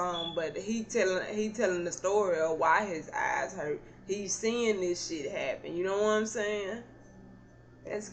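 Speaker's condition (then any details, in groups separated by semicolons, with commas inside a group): Cerebral palsy; not paralyzed, can stand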